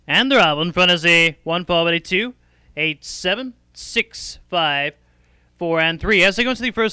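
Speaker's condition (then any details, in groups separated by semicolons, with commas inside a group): No condition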